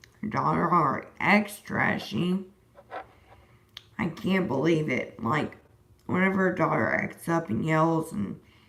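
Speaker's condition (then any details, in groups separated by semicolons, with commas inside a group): Disability causing slurred speech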